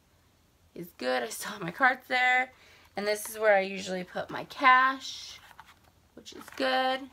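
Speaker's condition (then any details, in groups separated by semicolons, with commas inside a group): No condition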